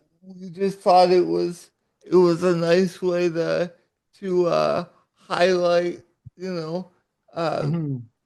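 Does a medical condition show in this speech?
Yes: cerebral palsy.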